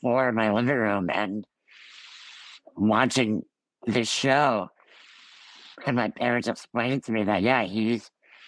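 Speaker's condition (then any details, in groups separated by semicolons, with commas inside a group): Ullrich congenital muscular dystrophy; from birth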